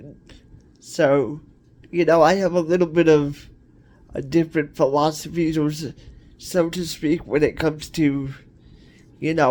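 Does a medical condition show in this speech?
Yes: cerebral palsy; cerebral palsy, wheelchair.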